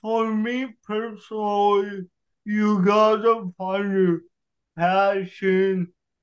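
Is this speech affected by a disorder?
Yes: cerebral palsy; wheelchair user, cerebral palsy since childhood, physical therapy turned into weight training at 12; works out lower and upper body at local gym, lifts weights.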